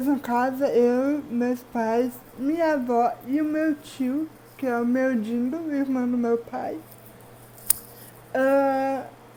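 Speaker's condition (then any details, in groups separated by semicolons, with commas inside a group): Cerebral palsy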